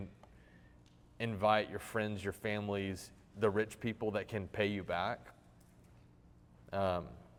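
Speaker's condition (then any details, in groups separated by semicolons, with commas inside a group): No condition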